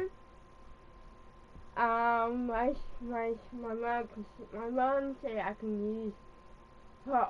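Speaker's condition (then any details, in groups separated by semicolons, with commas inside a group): Cerebral palsy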